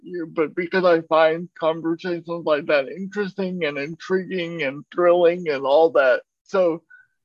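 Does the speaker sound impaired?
Yes: cerebral palsy; uses a wheelchair.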